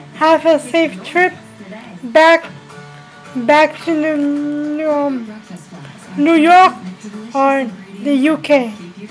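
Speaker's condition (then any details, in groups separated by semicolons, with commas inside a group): Cerebral palsy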